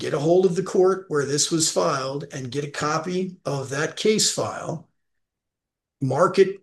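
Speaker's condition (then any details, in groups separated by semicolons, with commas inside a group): No condition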